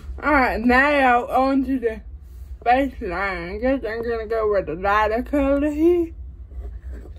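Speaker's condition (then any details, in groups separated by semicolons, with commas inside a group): Cerebral palsy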